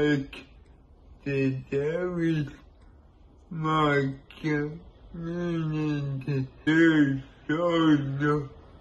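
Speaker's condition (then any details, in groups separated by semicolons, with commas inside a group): Cerebral palsy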